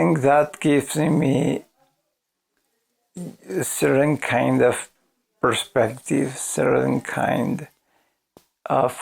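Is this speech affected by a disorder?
Yes: ALS.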